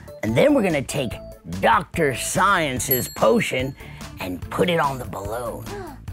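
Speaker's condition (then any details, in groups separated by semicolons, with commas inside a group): No condition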